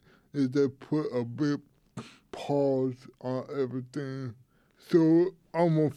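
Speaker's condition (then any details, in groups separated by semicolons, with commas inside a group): Cerebral palsy; congenital, tight muscles, affects walking and hands, past physical therapy for hand use; daily muscle relaxant three times a day; affects speaking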